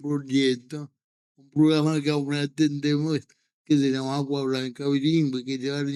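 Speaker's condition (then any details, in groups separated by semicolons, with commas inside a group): Cerebral palsy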